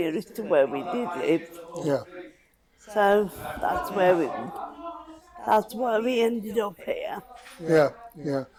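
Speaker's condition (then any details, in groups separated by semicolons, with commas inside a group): Cerebral palsy; frequent falls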